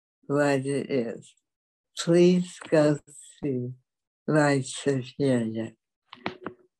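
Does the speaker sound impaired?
Yes: dystonia; speech loss began after UCLA, mute 40 years, typed needs on typewriter, symptoms when speaking.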